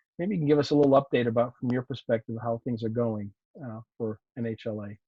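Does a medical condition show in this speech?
No.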